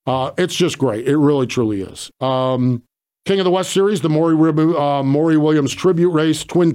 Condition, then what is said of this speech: None; typical speech.